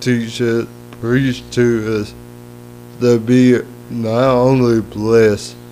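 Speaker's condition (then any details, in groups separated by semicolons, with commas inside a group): Cerebral palsy; lifelong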